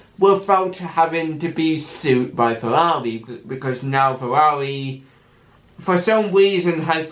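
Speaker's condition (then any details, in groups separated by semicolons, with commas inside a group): Cerebral palsy with stammer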